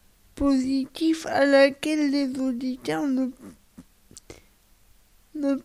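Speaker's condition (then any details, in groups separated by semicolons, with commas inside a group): Cerebral palsy; speech and expression disability, articulation on radio needs considerable effort and concentration, slight stumbling on early questions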